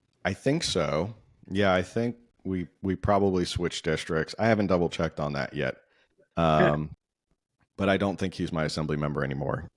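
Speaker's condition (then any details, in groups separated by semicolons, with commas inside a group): No condition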